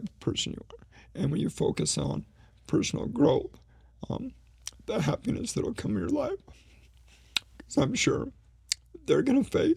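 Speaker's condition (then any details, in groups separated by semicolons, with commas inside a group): ALS; needs voice rest during conversation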